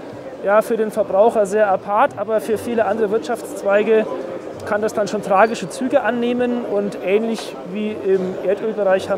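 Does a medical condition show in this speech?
No.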